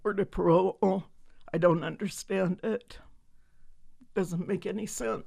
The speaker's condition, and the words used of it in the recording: Spasmodic dysphonia. Causes a tremor with your vocal cords.